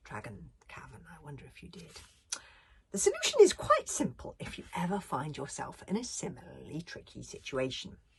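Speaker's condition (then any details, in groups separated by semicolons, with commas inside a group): No condition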